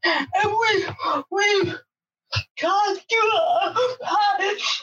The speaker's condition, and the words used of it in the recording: Cerebral palsy. So you just say, I need an interpreter because I have a speech impediment, and they just...